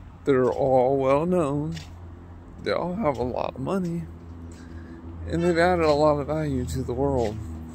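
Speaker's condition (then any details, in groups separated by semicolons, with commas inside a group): Traumatic brain injury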